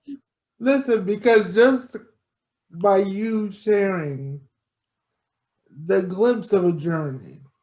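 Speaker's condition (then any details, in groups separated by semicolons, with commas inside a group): Cerebral palsy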